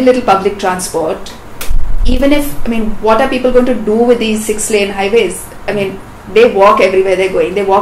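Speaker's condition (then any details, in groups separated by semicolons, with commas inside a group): No condition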